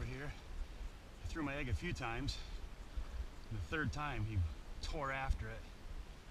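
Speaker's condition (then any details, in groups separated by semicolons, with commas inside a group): No condition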